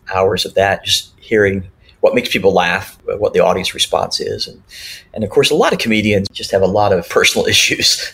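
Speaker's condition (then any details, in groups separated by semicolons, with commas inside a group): Cleft lip and palate; speech classes in childhood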